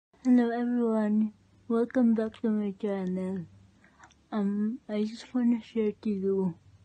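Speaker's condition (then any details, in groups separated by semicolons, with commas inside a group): Cerebral palsy; present from birth, cannot walk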